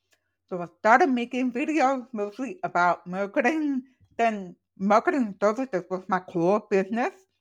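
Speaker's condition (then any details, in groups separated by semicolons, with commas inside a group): Profoundly deaf, congenital; wears hearing aids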